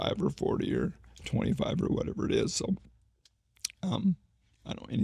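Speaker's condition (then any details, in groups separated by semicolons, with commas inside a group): ALS; needs voice rest during conversation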